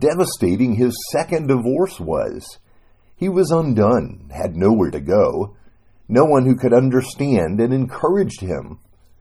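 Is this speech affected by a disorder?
No.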